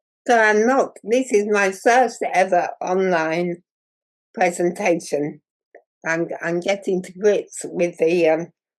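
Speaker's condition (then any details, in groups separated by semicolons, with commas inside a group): Muscular dystrophy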